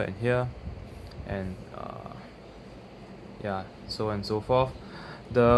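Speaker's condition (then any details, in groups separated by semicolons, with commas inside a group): No condition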